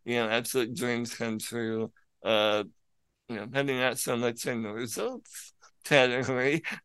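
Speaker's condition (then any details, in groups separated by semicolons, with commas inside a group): Spinal muscular atrophy; wheelchair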